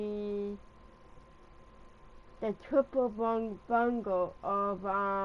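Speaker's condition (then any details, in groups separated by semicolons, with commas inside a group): Cerebral palsy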